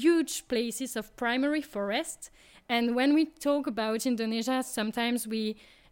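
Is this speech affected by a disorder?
No.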